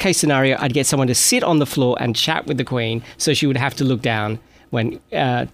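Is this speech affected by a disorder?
No.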